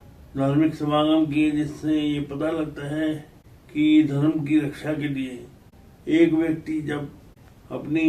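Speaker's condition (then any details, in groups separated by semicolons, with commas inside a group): Cerebral palsy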